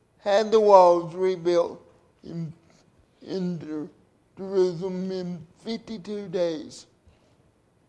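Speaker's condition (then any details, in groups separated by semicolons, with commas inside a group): Cerebral palsy; from birth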